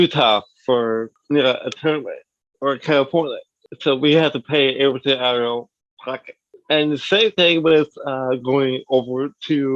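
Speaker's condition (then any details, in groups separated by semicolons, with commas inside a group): Cerebral palsy; from birth, lower limbs affected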